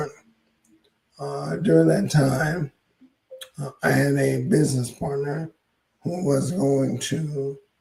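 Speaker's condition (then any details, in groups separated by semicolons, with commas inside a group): ALS; hoarse voice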